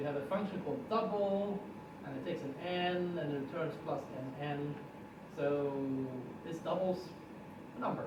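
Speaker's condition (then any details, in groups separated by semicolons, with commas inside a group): No condition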